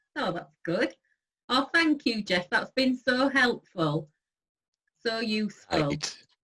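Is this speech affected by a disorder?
No.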